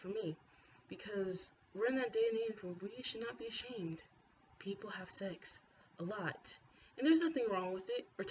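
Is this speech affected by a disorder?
No.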